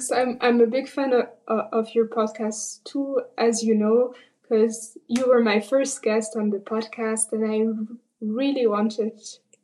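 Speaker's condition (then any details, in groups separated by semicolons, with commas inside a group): Covert stuttering; gradual onset in puberty, worse end of high school, father stuttered, therapy exercises unhelpful; early in accepting stutter, trying to be less covert; hid stutter with techniques in German, French, not in English, grew silent from fear; prolonged sounds, blocks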